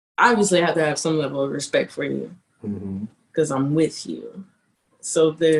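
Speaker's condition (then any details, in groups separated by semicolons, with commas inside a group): No condition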